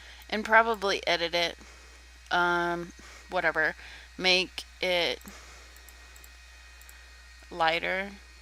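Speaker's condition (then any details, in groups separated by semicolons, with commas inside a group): No condition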